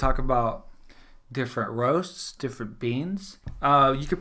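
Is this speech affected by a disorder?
No.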